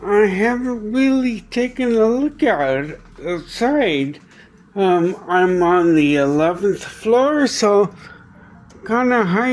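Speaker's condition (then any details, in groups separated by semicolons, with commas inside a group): Traumatic brain injury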